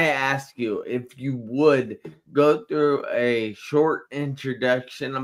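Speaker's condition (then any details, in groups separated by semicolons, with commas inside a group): Traumatic brain injury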